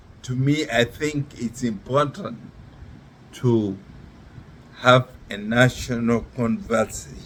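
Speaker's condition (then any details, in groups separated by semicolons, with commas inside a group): Neurological disease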